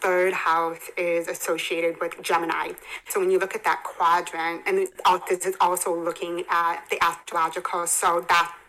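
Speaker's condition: Hearing impairment, congenital, bilateral cochlear implants; further hearing loss at 27

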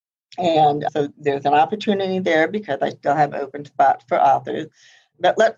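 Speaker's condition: Profound hearing loss, congenital, high-frequency

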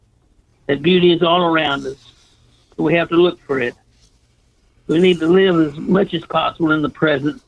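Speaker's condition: Parkinson's disease; Parkinson's disease diagnosed 1999, retired 2004 due to disease; says people with Parkinson's, including himself, are slow, sometimes talk funny, sometimes slobber

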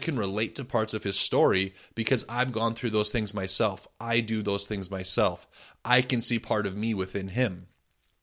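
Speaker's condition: No condition

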